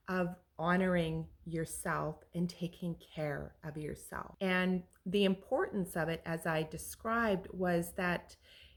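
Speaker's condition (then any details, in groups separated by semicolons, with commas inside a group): No condition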